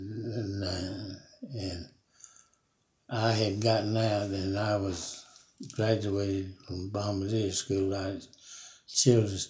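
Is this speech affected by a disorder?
Yes: Parkinson's disease; never broken a bone.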